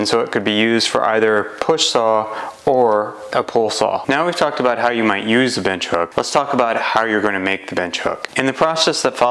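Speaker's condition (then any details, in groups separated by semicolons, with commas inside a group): No condition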